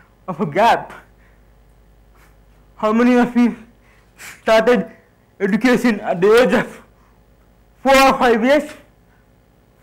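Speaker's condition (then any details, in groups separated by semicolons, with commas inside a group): Cerebral palsy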